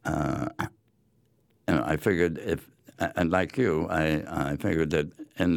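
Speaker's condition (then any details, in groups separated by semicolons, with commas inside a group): Head and neck cancer; after 8 weeks weekly chemo and weekday radiation, fatigue, wheelchair near end of treatment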